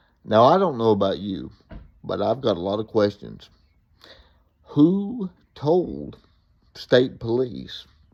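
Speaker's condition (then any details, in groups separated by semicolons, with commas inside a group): Cerebral palsy; reports speaking clearly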